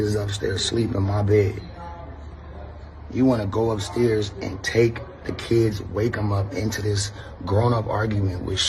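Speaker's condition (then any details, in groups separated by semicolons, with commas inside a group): No condition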